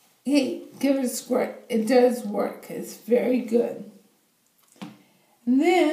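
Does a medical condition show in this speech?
Yes: bulbar ALS, bulbar onset.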